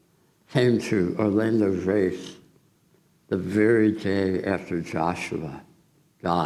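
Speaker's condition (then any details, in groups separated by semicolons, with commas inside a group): Tongue cancer surgery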